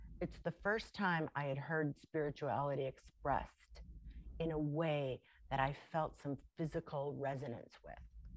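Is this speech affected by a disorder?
No.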